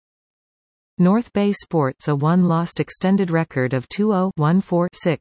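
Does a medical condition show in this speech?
No.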